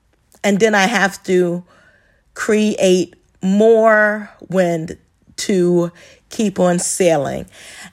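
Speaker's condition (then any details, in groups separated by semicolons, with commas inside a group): Stuttering; traumatic brain injury; stumbles on words, may ramble; blocks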